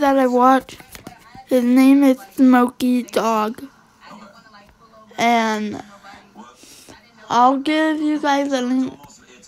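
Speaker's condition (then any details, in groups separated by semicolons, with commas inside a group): Cerebral palsy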